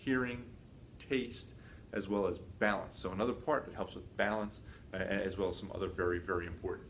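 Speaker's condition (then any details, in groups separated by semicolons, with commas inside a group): No condition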